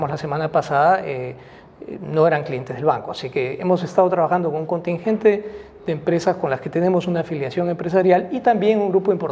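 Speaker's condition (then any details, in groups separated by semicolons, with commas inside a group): No condition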